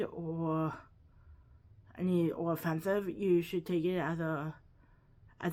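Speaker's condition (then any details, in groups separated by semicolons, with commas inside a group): Cerebral palsy, quadriplegic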